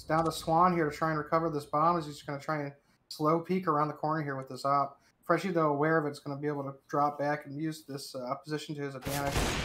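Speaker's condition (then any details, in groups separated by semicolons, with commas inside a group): No condition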